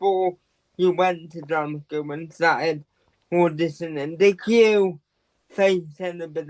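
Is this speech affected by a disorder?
Yes: quadriplegic cerebral palsy; quadriplegic, full-time powerchair user.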